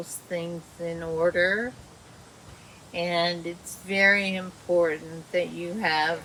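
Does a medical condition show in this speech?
Yes: dysarthria.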